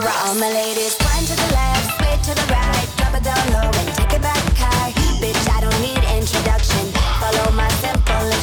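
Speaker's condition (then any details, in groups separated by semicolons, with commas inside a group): No condition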